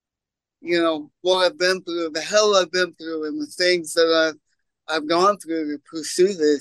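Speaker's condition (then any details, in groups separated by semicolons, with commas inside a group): Cerebral palsy; congenital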